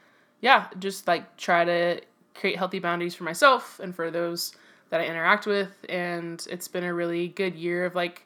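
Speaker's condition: No condition

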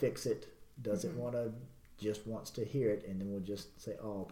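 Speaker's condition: No condition

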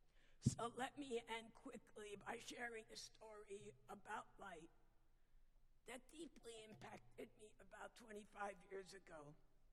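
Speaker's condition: Vocal dysphonia; not painful

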